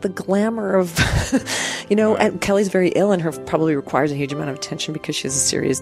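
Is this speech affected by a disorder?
No.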